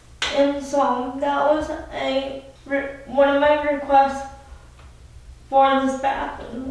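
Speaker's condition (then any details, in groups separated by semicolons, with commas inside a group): Cerebral palsy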